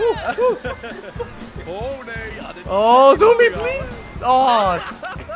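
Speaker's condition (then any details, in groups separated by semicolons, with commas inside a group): No condition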